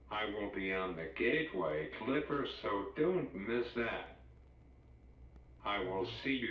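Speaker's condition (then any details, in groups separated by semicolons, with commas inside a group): Cerebral palsy, speech-generating device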